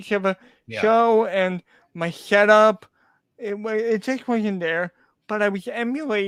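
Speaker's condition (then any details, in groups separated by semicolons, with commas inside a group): Cerebral palsy; uses a wheelchair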